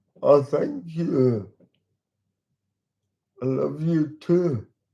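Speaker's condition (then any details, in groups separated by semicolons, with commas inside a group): Cerebral palsy; talks slowly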